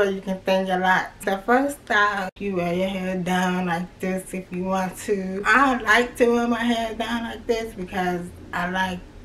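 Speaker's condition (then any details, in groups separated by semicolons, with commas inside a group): Cerebral palsy; from birth, left leg affected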